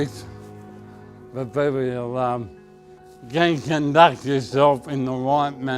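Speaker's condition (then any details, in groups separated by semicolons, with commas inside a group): Motor neurone disease; early slurred speech, unable to speak for about 5 years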